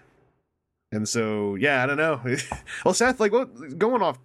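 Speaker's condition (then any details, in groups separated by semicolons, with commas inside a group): No condition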